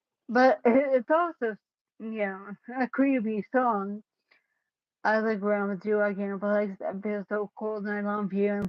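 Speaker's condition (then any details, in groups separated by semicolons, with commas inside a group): Cerebellar ataxia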